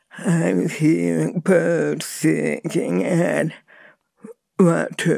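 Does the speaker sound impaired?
Yes: deafness; deaf since childhood, hearing aid as young mother of little help, cochlear implant a few years ago; uses cochlear implant, hears birds and creek water, interpreter Julie Gibran present; speaks in own voice briefly, interpreter Julie Gibran steps in to restate answers.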